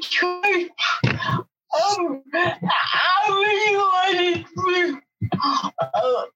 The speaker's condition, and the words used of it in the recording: Cerebral palsy. So you just say, I need an interpreter because I have a speech impediment, and they just...